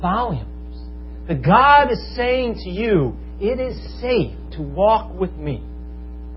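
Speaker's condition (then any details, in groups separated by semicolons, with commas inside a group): No condition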